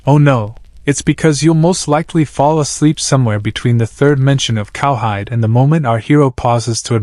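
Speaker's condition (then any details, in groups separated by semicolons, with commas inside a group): No condition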